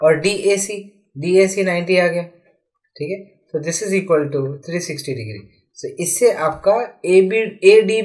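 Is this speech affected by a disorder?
No.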